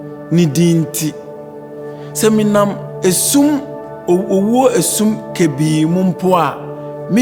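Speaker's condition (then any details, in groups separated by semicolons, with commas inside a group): No condition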